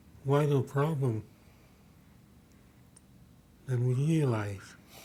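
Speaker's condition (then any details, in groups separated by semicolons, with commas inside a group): Parkinson's disease; new medication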